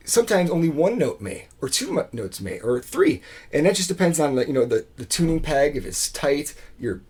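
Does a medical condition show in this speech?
No.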